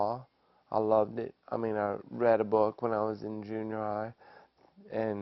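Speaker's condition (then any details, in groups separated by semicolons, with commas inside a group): ALS; after diagnosis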